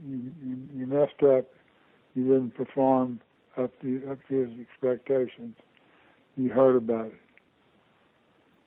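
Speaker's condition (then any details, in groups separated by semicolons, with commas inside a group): Parkinson's disease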